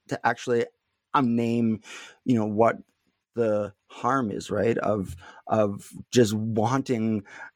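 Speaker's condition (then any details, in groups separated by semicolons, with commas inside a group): Stuttering; not stuttering much during this interview; little stuttering currently; repeated words, prolonged sounds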